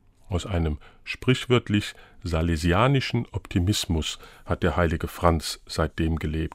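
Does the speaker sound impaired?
No.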